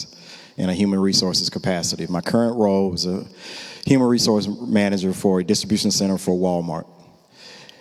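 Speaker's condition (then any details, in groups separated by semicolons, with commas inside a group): No condition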